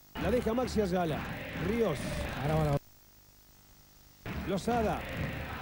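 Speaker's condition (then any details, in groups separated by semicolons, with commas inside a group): No condition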